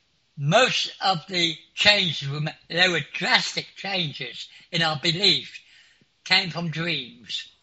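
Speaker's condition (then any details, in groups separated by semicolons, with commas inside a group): Clinically deaf; clinically deaf since school age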